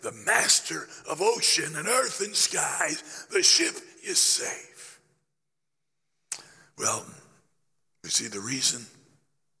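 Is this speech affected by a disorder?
Yes: laryngeal cancer after radiation; growth on voice box, treated with radiation and chemotherapy, voice box not removed; started preaching in a whisper, voice gaining strength, still affected, apologizes for listener discomfort.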